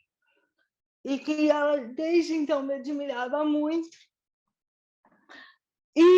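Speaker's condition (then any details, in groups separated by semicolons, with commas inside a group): Cerebral palsy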